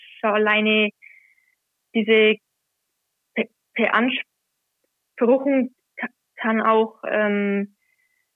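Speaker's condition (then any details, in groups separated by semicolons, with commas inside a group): Stuttering; covert stuttering hidden over ten years, avoided words anticipated to be stuttered; no longer hidden, reads Gospel in church, practices reading at home beforehand; reading aloud in church not stutter-free; blocks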